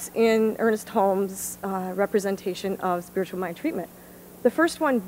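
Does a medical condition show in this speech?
No.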